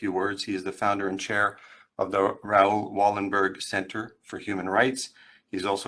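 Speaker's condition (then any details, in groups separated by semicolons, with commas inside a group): No condition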